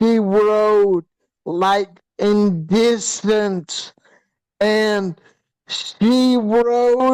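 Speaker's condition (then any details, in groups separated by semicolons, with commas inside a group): Hydrocephalus with shunt failure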